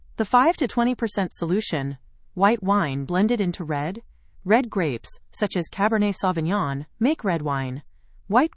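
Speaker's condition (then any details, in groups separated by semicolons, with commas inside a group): No condition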